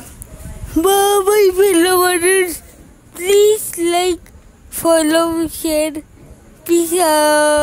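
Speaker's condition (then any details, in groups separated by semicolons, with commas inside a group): Cerebral palsy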